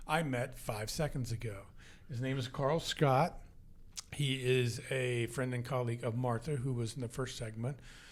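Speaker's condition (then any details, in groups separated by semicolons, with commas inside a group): No condition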